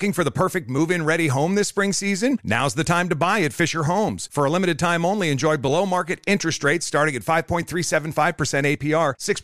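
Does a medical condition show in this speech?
No.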